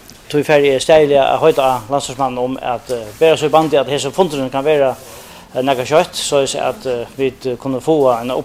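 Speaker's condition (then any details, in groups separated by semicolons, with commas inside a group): No condition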